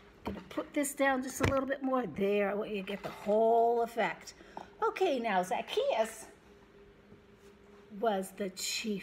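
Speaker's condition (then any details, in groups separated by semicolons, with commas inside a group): No condition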